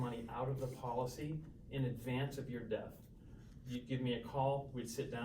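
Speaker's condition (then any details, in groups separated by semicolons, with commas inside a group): No condition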